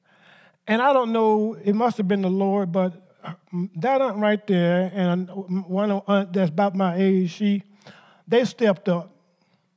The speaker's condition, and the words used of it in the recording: Stuttering. When I'm nervous and stuff, I start stuttering.